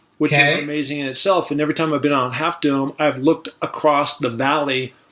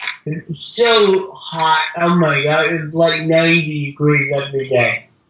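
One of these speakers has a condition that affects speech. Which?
The second: cerebral palsy; present from birth, all muscles, cannot walk, wheelchair; mild speech impediment.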